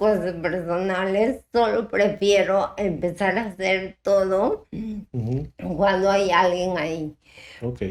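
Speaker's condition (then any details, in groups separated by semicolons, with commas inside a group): Ataxia type 1; speaking and pronunciation problems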